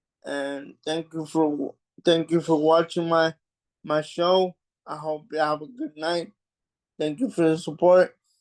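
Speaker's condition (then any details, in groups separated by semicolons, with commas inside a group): Cerebral palsy; mild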